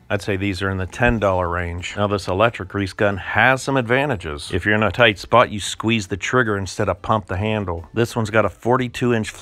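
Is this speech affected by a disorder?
No.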